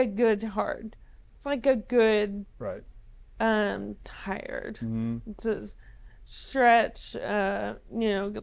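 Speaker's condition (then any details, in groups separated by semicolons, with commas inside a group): ALS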